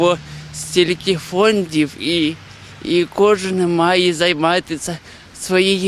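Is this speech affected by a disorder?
Yes: cerebral palsy.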